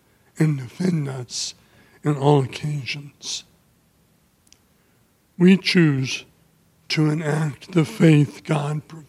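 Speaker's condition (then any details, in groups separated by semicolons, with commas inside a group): ALS; voice affected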